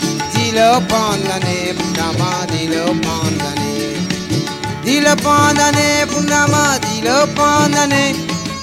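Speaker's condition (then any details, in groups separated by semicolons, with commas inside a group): No condition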